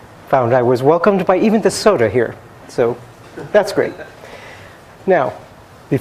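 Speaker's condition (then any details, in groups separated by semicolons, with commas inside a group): No condition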